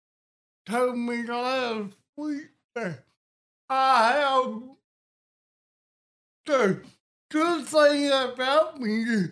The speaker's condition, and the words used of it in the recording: Cerebral palsy. Oh, people say, as soon as they hear my voice, they make their minds up.